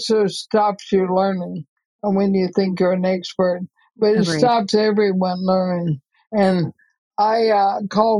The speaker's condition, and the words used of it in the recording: ALS (motor neuron disease). Sorry, I have ALS, and so I get out of breath a bit easily.